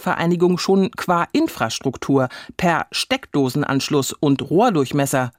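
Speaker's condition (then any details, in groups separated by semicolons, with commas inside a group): No condition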